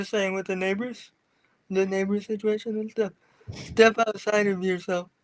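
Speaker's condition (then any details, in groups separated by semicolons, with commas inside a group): Cerebral palsy; from birth, wheelchair user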